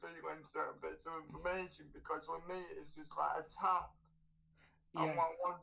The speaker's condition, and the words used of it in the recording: Cerebral palsy. And to an extent, it can look to people as though I'm in pain when I'm speaking.